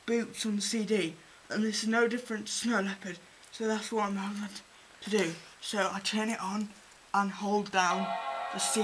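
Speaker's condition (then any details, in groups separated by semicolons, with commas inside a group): Cerebral palsy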